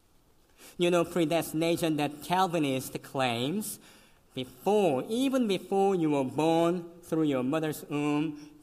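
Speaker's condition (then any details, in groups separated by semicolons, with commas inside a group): Cleft lip and palate, severe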